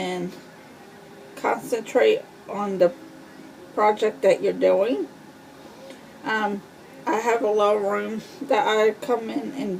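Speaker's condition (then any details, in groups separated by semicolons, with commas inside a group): Cerebral palsy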